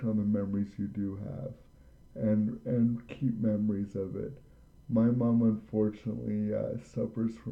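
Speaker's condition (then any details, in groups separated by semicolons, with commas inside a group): Cerebral palsy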